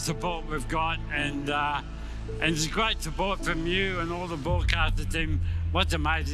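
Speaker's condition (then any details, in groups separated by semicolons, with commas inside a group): Motor neurone disease; hand onset; early slurred speech, unable to speak for about 5 years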